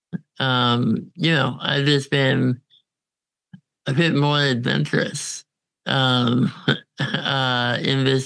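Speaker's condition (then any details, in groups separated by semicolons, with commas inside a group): Congenital muscular dystrophy; doctor predicted inability to thrive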